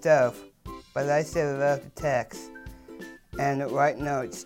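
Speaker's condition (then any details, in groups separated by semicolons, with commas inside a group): Down syndrome, trisomy 21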